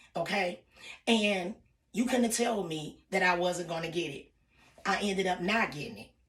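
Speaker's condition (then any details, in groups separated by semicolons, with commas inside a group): No condition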